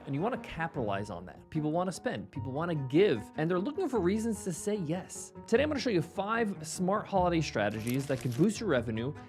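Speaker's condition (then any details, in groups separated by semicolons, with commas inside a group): No condition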